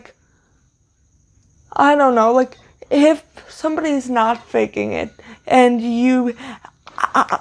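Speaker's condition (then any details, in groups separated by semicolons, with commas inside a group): Cerebral palsy, severe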